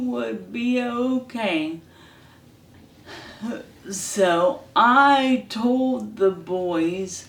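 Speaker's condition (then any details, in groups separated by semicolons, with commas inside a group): ALS; hand onset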